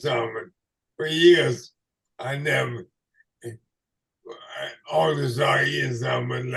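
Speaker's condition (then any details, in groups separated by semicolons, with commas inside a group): ALS/MND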